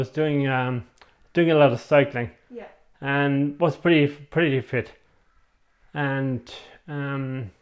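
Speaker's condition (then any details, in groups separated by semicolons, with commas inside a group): MND; onset right side; slow progression, walking two years post-diagnosis, voice-activated bed; communication devices assessed, types replies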